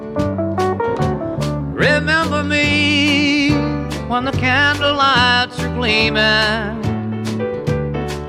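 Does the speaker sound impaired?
No.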